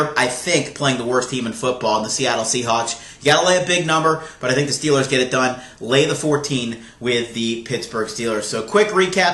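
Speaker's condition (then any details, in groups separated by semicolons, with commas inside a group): No condition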